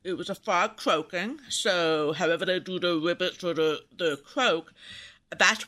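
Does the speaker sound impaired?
Yes: profound deafness; congenital, maternal rubella (German measles) in 1964 outbreak, about 30% hearing left ear, 40% right, tone deafness; interview over special high-tech phone equipment, colleague writes notes in meetings; pulled out of class weekly for speech therapy in school.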